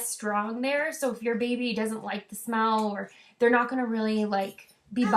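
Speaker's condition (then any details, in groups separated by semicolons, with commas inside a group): No condition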